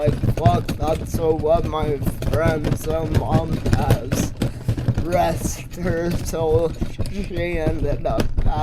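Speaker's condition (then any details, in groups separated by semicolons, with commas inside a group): Multiple sclerosis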